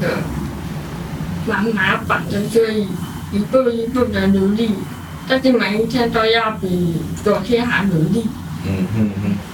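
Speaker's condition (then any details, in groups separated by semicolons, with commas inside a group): Hearing impairment; pink hearing aids, hearing impaired from childhood, first diagnosed sensory integration disorder, cannot hear shuttle without aids; formerly reluctant to speak, mother pushed speaking, now converses with hearing people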